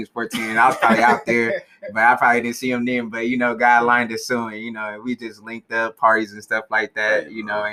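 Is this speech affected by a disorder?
No.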